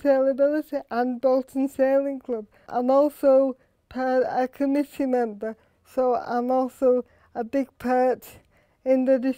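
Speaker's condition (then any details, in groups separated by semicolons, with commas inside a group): Quadriplegic cerebral palsy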